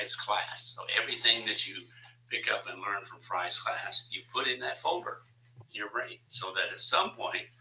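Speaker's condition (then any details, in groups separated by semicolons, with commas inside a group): No condition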